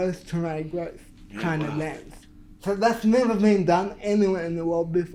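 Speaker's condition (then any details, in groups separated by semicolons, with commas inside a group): Cerebral palsy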